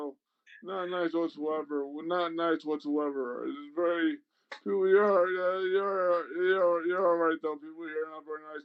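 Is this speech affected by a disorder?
Yes: traumatic brain injury.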